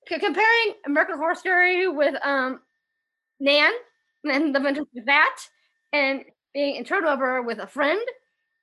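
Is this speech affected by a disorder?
Yes: Down syndrome; developmental disability.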